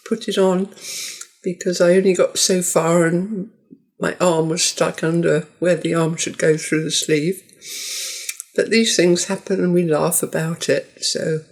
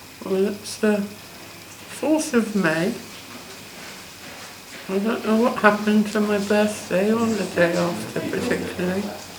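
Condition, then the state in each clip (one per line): Tongue cancer glossectomy
2 to 4 weeks after surgery
4 to 8 days after tongue surgery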